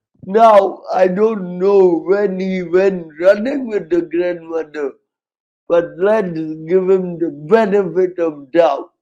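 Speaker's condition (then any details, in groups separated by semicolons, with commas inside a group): Cerebral palsy; present from birth, severe, mainly physical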